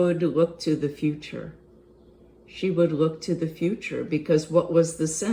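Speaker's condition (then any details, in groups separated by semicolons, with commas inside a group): No condition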